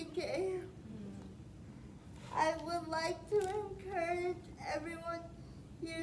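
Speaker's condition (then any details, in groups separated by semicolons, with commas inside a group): Spastic quadriplegic cerebral palsy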